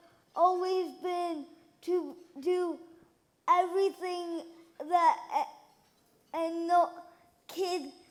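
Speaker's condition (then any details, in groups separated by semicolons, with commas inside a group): Cerebral palsy; left hand and left side affected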